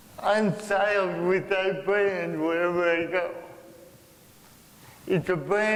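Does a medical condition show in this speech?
Yes: cerebral palsy.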